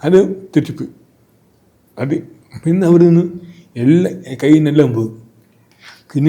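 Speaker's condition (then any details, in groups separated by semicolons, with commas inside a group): Cerebral palsy; from birth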